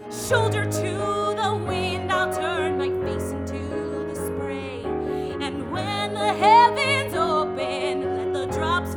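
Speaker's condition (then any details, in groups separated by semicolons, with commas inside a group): No condition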